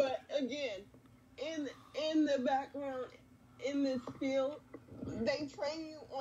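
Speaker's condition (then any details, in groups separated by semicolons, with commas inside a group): Quadriplegic cerebral palsy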